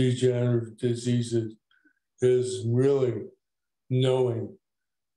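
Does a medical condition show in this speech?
Yes: ALS.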